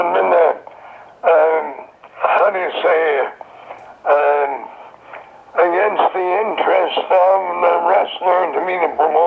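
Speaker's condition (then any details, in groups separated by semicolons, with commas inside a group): Throat cancer; survivor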